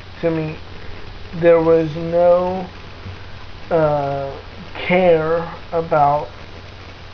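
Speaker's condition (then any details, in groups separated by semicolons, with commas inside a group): Cerebral palsy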